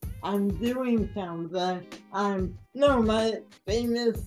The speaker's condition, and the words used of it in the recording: Cerebral palsy. So the result of that was, at the age of 2, I was diagnosed with cerebral palsy, which mildly affects my speaking gait.